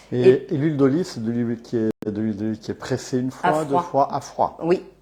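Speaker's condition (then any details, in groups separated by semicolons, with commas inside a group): No condition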